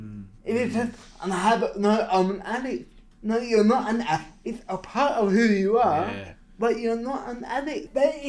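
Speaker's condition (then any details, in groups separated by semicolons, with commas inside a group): Cerebral palsy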